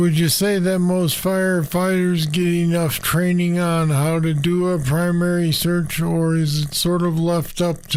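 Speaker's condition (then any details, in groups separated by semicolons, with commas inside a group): Parkinson's disease; deep brain stimulators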